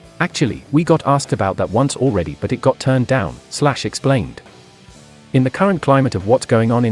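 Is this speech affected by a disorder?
No.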